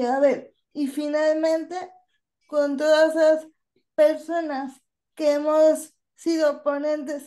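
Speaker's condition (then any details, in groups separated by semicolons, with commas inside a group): Cerebral palsy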